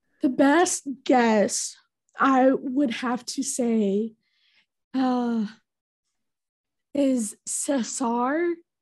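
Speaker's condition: Stuttering; took years to speak openly about it; coughs often, voice tearful at one point; stutter hard to notice when speaking, per listener; prolonged sounds

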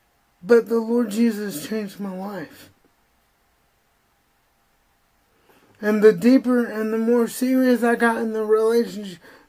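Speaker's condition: Spastic cerebral palsy; present from birth, uses wheelchair

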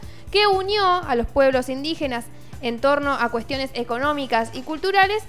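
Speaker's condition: No condition

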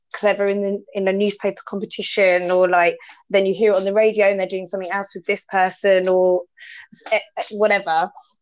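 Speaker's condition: No condition

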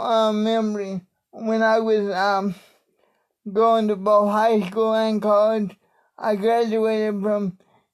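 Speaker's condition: Cerebral palsy; uses wheelchair, races with Angels of America

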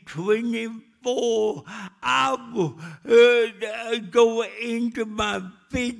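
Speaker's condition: Cerebral palsy; mother spoke for him in childhood

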